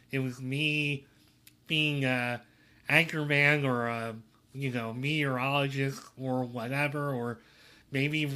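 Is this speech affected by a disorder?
Yes: cleft lip and palate; congenital cleft lip and palate, part of a rare syndrome with other issues.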